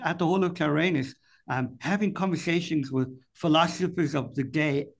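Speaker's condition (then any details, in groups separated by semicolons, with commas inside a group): Cleft palate; speech impediment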